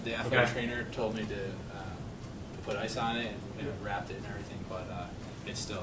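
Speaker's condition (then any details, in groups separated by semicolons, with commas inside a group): No condition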